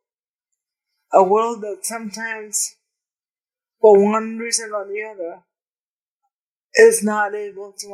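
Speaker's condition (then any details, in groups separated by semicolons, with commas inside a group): Cerebral palsy; present from birth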